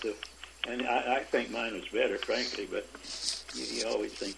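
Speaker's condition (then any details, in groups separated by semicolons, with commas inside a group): Parkinson's disease; about 25 years since onset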